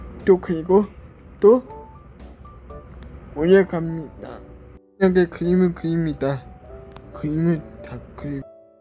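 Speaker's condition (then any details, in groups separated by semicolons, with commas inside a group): Cerebral palsy; brain lesion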